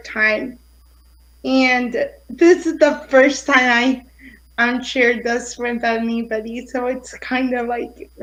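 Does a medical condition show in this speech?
Yes: cerebral palsy; affects fine motor skills.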